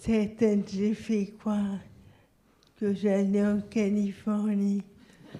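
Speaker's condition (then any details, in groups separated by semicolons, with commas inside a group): Locked-in syndrome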